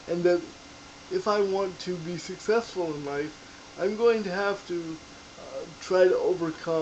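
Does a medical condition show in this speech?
Yes: cerebral palsy; diagnosed in infancy.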